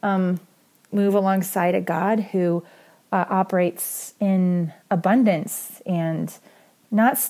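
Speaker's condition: No condition

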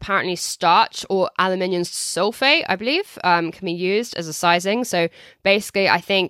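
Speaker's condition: No condition

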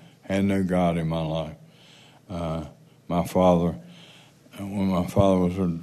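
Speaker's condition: Parkinson's

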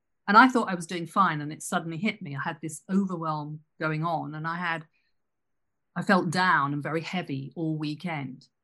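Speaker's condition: No condition

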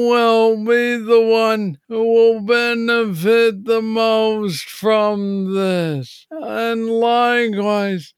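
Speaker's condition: Parkinson's disease, young onset

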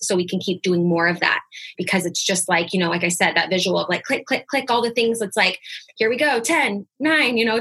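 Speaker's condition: No condition

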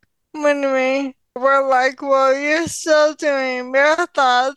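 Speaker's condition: ALS; diagnosed at age 33, slower progression than expected, power in legs not arms; about 8 years since diagnosis, responds to gentle careful strength-building exercise

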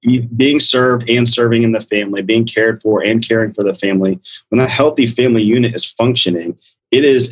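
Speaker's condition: No condition

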